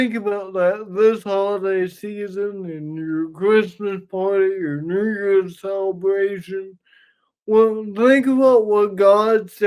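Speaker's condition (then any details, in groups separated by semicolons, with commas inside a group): Cerebral palsy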